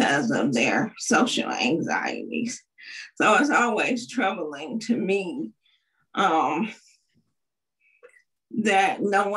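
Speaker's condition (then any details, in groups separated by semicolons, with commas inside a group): Cerebral palsy; uses wheelchair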